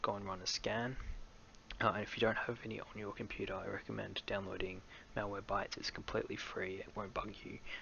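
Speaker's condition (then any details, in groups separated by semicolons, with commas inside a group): No condition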